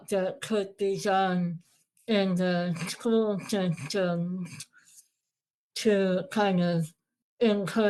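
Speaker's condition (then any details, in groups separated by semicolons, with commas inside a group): Moebius syndrome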